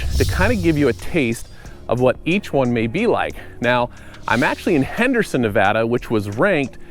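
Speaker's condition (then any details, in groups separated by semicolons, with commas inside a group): No condition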